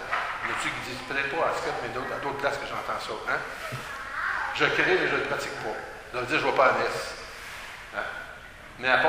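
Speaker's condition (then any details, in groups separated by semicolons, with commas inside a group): No condition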